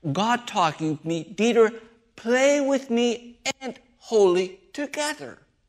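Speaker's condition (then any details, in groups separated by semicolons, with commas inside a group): Aphasia after stroke; massive stroke, adult onset, one week comatose, numb hand, aphasia affecting talking, reading, writing, singing; just over 7 years since stroke; could not talk, read or write at first, friend helped with talking, hard to memorize, halting telegraphic sentences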